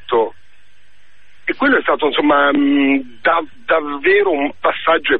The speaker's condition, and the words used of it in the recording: Stuttering. Tutti quelli che mi hanno proposto di non balbettare più, con scuole, con riti magici, con inviti sessuali, io dico no, preferisco balbettare.